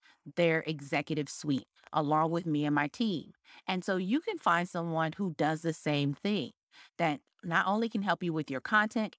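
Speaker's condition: No condition

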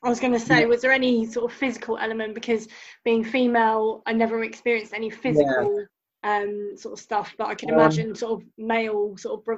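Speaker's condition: Cleft lip and palate; soft palate repair

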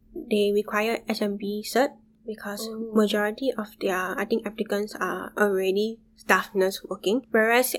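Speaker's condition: Bilateral sensorineural hearing loss, sensorineural, bilateral; severe right, profound left; right worsened about 3 years ago

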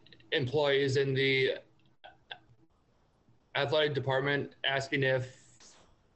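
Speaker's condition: Stutter; past speech therapy; not currently in speech therapy; stutters most on own name, noticeable right away to new people; blocks

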